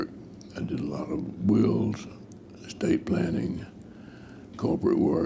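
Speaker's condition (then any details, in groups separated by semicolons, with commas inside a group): Parkinson's disease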